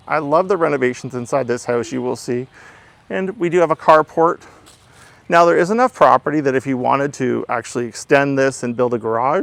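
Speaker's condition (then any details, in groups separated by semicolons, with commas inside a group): No condition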